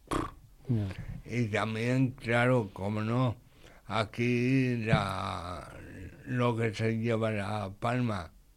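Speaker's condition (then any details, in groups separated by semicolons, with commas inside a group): Condition akin to cerebral palsy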